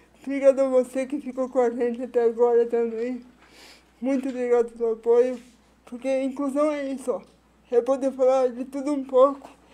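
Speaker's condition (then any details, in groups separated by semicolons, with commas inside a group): Cerebral palsy; spasticity, premature birth; previously took Lioresal for spasticity, stopped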